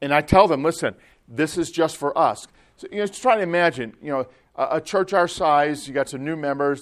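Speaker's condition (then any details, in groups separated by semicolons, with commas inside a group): No condition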